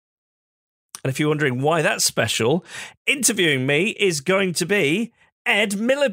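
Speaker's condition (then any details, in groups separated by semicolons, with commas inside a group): No condition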